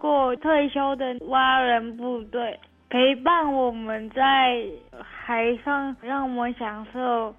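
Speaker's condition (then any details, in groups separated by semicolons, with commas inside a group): Cerebral palsy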